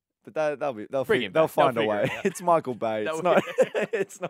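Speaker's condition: No condition

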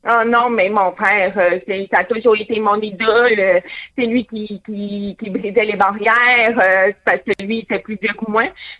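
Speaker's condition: Hearing loss with cochlear implant; born deaf, lip reading helps, used masks with window; phone interview, hearing through cochlear implant; removes implant in water, total silence, phone understanding varies by person

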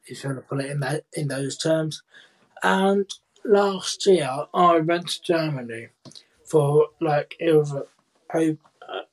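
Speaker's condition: Cerebral palsy, profound hearing loss; speaks clearly despite deafness

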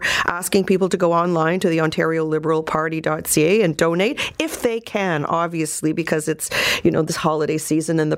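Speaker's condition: No condition

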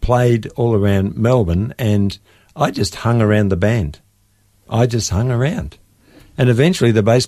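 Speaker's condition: No condition

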